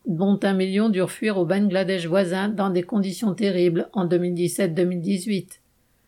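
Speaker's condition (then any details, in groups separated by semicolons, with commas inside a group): No condition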